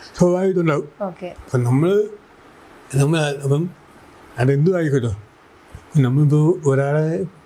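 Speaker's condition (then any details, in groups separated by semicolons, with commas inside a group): Cerebral palsy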